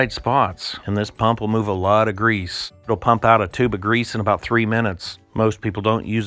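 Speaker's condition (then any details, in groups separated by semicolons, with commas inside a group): No condition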